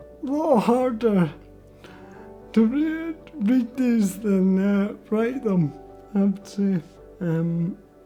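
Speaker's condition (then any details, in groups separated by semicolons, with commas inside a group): Motor neurone disease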